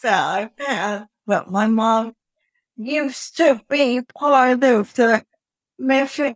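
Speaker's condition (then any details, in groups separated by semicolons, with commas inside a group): Cerebral palsy; went straight to 4-year-old vocabulary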